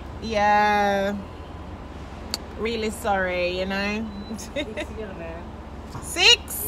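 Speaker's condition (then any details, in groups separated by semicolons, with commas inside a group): No condition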